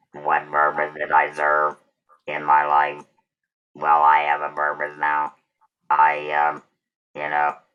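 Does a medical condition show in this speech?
Yes: total laryngectomy.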